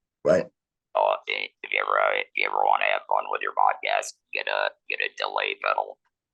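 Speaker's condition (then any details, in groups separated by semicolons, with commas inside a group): Laryngectomy, electrolarynx; laryngectomy after head and neck cancer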